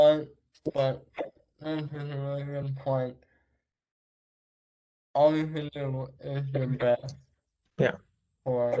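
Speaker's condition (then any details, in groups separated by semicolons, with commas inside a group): Traumatic brain injury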